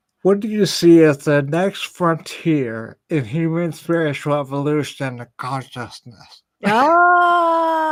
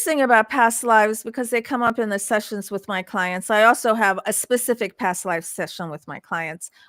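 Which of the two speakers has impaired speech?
The first: ataxia; brain lesion, affects walking and balance; may slur speech, may sound drunk.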